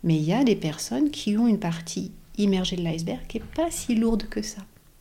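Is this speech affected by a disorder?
No.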